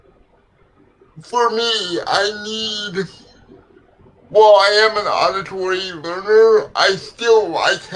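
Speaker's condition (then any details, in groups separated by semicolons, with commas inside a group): Cerebral palsy; legs affected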